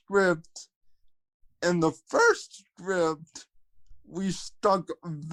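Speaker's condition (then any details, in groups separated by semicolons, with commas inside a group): Cerebral palsy, spastic quadriplegia; virtually no arm or leg movement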